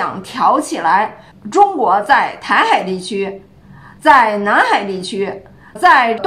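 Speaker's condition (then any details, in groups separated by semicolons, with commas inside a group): No condition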